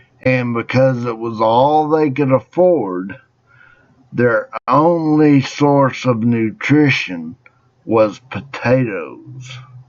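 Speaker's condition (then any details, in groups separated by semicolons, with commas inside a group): Traumatic brain injury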